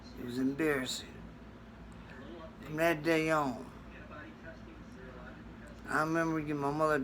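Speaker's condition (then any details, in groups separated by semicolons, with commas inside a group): Traumatic brain injury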